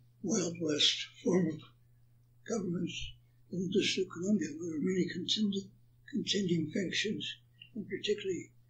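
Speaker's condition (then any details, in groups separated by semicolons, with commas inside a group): Parkinson's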